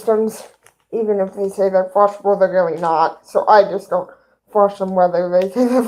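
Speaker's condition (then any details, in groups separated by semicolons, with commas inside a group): Cerebral palsy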